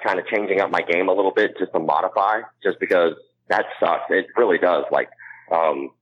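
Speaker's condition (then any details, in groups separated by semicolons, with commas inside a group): Cleft palate; congenital cleft palate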